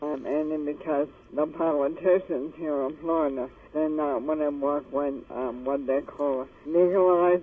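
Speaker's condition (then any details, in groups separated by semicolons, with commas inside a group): ALS; ALS diagnosed 1986, 23 years ago, given 3 to 5 years, major decline in first 3 years, wheelchair user; uses medical marijuana since 1989, Myakka Gold, describes self as disabled, on telephone with husband Bob; lost ability to cough, choked on saliva, choking resolved with cannabis, speech improved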